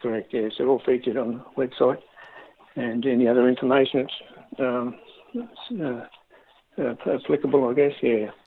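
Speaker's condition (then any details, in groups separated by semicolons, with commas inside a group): Parkinson's disease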